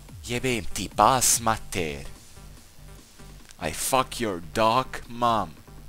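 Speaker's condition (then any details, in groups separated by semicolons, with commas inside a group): No condition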